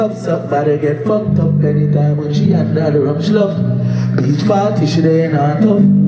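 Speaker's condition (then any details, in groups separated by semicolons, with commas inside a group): No condition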